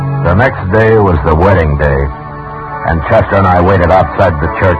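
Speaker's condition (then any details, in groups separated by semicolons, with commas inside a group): No condition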